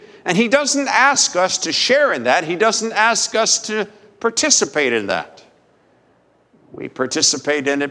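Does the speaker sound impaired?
No.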